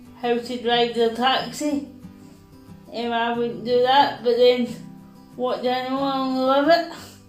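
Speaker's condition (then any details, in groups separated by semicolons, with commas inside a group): Cerebral palsy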